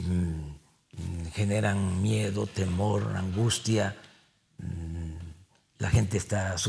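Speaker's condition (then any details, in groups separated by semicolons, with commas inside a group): No condition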